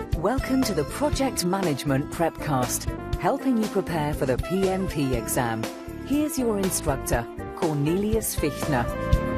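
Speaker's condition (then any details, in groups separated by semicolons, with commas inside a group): No condition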